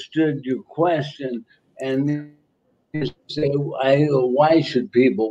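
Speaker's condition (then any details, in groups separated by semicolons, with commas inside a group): ALS; about a year since diagnosis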